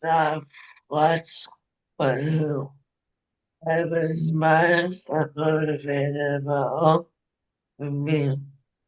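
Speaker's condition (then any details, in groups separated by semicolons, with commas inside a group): ALS; diagnosed after 10 months of tests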